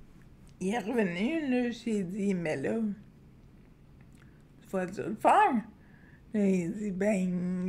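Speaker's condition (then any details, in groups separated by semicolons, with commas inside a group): Friedreich's ataxia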